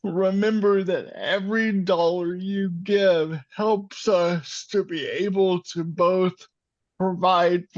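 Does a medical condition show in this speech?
Yes: cerebral palsy; speaks slower at times.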